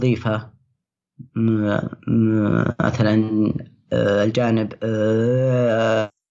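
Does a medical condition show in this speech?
Yes: stuttering; onset age 10, previously largely controlled, gave presentations, spoke at Toastmasters, perfectionism possibly a contributing cause; worst period of stuttering so far, lacks willpower to work on it; difficulty communicating with people; here prolonged sounds, blocks.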